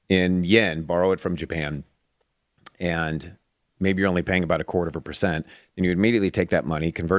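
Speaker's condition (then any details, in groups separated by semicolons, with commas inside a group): No condition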